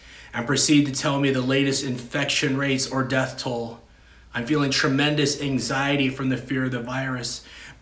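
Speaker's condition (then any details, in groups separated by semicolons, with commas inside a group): No condition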